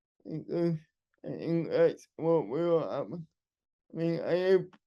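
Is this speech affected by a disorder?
Yes: cerebral palsy; wheelchair user.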